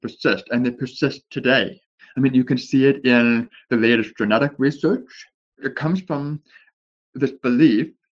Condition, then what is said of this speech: Deafness. Some words are just difficult for me to say as a result of my speech impediment